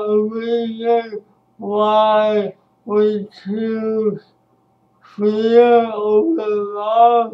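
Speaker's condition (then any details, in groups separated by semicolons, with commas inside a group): Speech impairment after birth surgery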